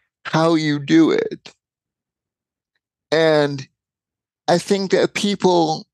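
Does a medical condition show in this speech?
Yes: cerebral palsy.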